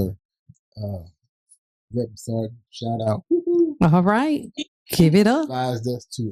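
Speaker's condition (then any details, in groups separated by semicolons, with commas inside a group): No condition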